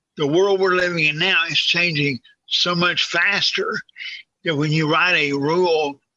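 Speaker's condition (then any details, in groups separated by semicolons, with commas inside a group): Cerebral palsy; talks clearly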